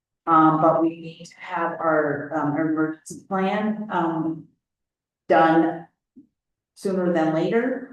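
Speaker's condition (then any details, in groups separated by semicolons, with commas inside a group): No condition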